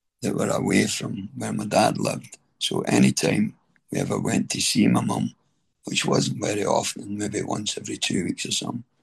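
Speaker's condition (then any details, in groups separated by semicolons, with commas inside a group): Throat cancer treatment effects, stage 4 throat cancer; managed with doctor's medication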